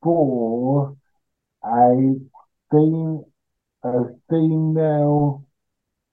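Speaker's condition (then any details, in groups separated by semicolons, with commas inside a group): Cerebral palsy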